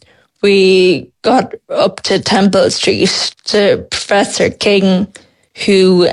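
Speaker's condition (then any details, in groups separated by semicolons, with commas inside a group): Friedreich's ataxia; diagnosed at 12 by professor King, Temple Street, onset late primary school, three spinal surgeries for scoliosis; age 28, about 16 years since diagnosis, greatly progressed, fully wheelchair reliant, heavy fatigue; speech expected to disappear within years, synthetic voice expected, swallowing to worsen needing thickeners, possible ventilator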